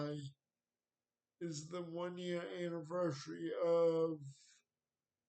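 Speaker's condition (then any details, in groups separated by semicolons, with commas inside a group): Cerebral palsy; wheelchair, needs transfer help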